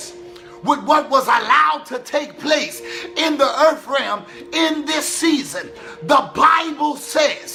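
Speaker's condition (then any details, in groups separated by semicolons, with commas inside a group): No condition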